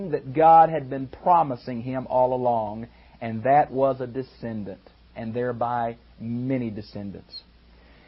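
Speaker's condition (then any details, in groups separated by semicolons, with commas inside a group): No condition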